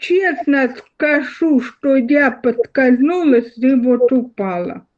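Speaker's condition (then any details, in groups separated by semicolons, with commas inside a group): Cerebral palsy, spastic diplegia; more or less stable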